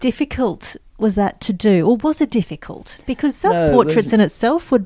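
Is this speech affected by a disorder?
No.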